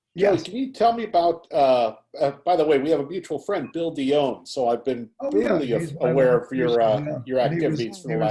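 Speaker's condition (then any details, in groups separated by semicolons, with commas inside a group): No condition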